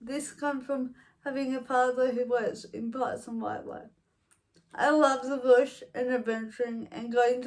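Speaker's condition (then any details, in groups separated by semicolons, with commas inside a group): Cerebral palsy, mild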